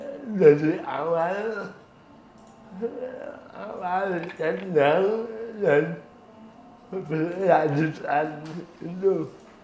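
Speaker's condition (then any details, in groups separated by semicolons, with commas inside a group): Cerebral palsy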